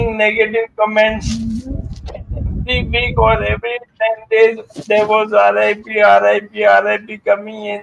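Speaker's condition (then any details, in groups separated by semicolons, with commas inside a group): Motor neuron disease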